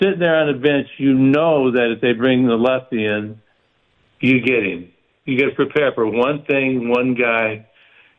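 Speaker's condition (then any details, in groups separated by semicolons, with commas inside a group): Parkinson's; stays active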